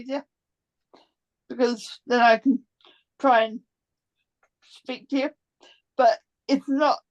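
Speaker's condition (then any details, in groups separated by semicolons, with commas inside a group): Cerebral palsy; complex form, present from birth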